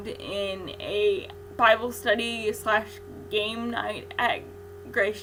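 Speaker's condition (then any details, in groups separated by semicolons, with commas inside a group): Cerebral palsy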